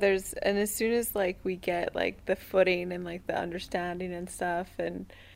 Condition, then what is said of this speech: No condition.